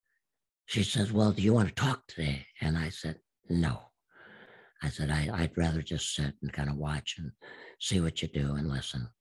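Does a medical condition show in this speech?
Yes: absent vocal cords; still practices speaking.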